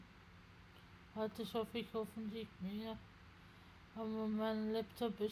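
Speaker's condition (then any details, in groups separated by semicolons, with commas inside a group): Spasticity from birth; multiple sclerosis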